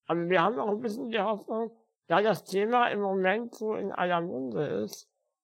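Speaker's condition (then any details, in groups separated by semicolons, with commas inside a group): Spinal muscular atrophy; physical disability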